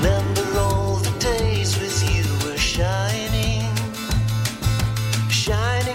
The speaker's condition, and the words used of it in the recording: None; typical speech.